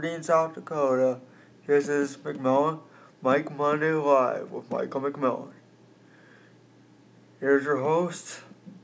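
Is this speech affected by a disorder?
Yes: spastic quadriplegic cerebral palsy.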